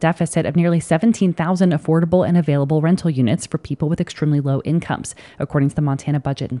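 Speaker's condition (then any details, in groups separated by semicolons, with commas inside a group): No condition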